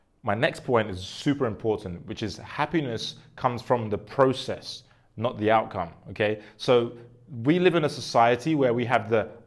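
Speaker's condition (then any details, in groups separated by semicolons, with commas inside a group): No condition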